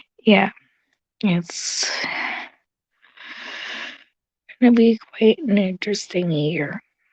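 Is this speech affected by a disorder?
Yes: cerebral palsy; visible disability.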